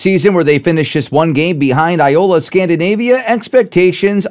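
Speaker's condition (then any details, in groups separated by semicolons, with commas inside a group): No condition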